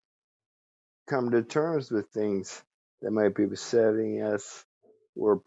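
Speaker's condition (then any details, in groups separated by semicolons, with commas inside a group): ALS; speech still preserved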